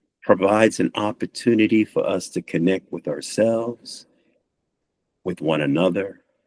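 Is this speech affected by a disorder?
No.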